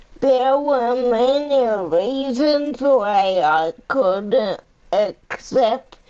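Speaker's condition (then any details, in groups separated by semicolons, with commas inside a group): Cerebral palsy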